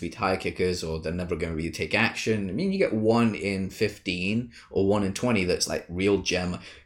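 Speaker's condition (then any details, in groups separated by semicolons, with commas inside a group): No condition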